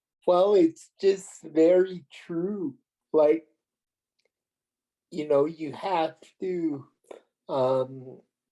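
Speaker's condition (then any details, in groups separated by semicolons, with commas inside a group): Cerebral palsy; premature birth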